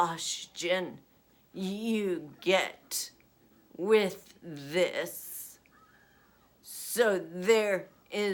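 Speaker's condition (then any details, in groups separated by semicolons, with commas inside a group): Essential tremor; voice, progressive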